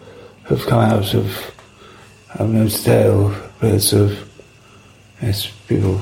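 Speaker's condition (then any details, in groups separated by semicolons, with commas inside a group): Parkinson's; Parkinson's diagnosed early 2000s, about 5 years after restaurant opened, pioneering surgery, two brain wires, implanted battery; Parkinson's affects speech, rare audio interview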